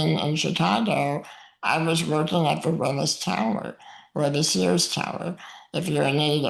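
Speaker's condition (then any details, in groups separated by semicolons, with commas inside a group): Muscular dystrophy; may need microphone to be heard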